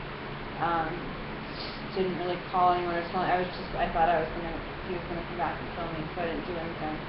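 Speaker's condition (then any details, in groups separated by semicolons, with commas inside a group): No condition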